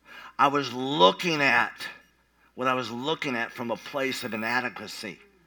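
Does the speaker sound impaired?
Yes: cleft palate; once stopped breathing.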